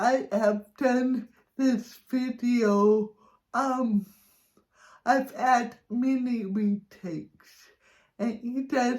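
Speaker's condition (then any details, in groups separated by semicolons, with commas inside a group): Cerebral palsy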